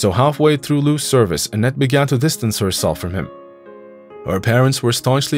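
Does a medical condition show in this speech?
No.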